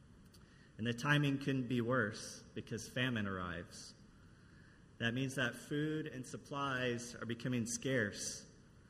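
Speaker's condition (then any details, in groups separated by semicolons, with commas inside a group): No condition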